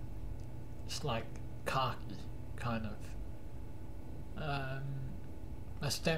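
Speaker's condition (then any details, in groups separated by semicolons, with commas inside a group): Cerebral palsy; cannot stand beyond 10 minutes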